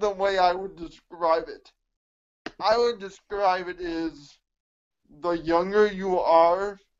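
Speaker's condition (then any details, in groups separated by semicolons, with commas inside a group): Cerebral palsy; mixed quadriplegia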